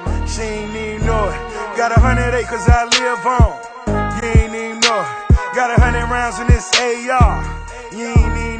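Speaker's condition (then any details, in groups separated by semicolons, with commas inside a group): No condition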